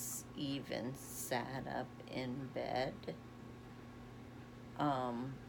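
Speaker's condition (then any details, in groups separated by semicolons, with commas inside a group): Essential tremor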